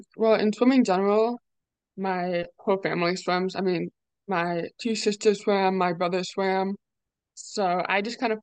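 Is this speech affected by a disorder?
Yes: deafness; relies on starter hand signals and strobe start lights at meets.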